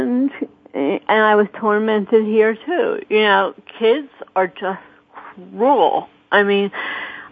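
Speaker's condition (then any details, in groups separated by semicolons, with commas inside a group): Cerebral palsy; speech mimicked and laughed at by a teacher in school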